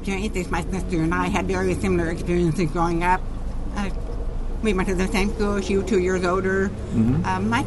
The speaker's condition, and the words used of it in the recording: Deafness. But I heard okay at the time that I was learning speech and language. But my voice will always be different.